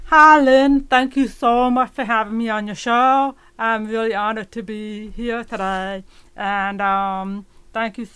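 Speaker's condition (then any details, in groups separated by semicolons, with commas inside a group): Profound deafness; profoundly deaf since earliest memory, legally blind from early 20s, 10% peripheral vision left; learned to speak with speech therapist help, therapy in elementary and high school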